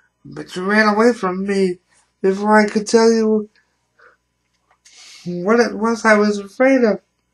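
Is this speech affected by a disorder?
Yes: cerebral palsy.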